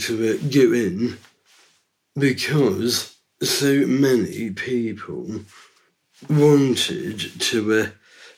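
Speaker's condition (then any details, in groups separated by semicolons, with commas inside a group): Down syndrome; from birth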